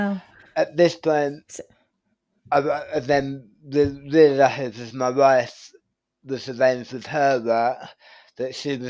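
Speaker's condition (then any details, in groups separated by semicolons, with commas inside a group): Tongue cancer surgery; right-side tongue surgery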